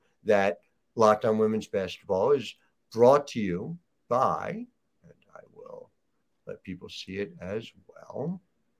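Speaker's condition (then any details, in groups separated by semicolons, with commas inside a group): No condition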